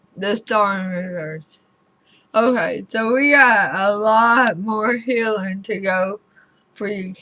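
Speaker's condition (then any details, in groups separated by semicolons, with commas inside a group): Throat cancer radiation damage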